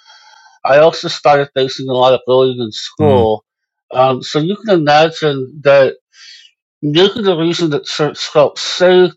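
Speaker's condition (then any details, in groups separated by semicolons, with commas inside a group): Moebius syndrome; congenital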